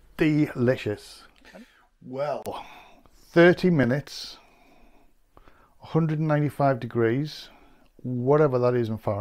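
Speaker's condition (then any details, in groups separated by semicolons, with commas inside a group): No condition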